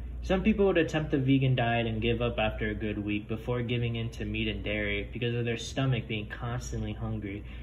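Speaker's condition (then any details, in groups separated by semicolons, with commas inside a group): No condition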